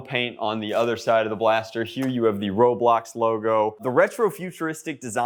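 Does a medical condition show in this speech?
No.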